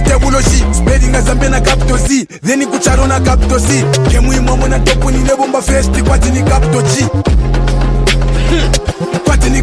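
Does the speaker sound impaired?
No.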